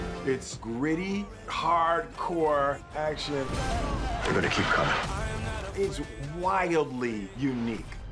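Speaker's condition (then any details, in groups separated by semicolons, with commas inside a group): No condition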